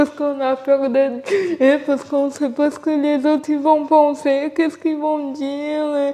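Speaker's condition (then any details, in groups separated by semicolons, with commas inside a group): Cerebral palsy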